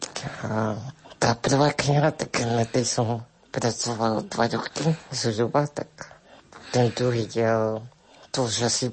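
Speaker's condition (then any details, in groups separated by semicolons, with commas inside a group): Spinal muscular atrophy with tracheostomy; congenital progressive muscle wasting, onset early childhood, tracheostomy at age 14, ventilator breathing support; had to learn to push ventilator-delivered air up to vocal cords to speak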